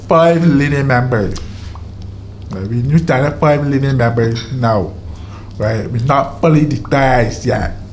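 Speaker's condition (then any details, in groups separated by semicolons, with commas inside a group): Deafness, deaf in one ear from birth, other ear from age 18; has speech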